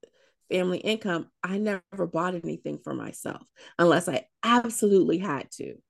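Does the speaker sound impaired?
No.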